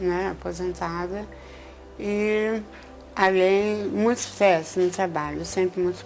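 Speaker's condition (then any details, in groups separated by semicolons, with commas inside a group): Oral cancer; cured survivor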